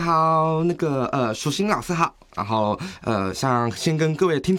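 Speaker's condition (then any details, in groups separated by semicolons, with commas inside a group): Bilateral hearing loss; used many different hearing assistive devices, now uses cochlear implant; currently uses cochlear implant; voice slightly different from typical speakers, oral expression quite good, communicates clearly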